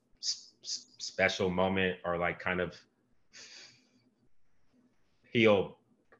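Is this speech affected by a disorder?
Yes: stuttering; lifelong stutter; part-word repetitions heard, e.g. c- c- campaign, s- speech; takes longer to get words out, everyday interactions like giving address or number feel like public speaking; here repeated sounds, prolonged sounds.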